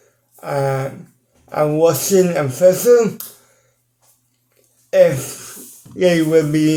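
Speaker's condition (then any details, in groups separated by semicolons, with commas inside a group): Cerebral palsy; mild, ataxic type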